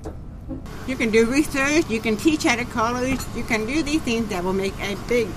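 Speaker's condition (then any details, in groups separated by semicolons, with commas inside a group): Profound deafness, genetic, profound; profoundly deaf by age five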